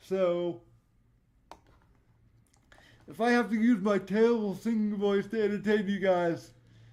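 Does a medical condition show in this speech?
Yes: cerebral palsy; voice tone sometimes odd.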